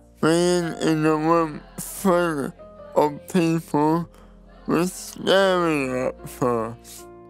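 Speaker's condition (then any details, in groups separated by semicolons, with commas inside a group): Cerebral palsy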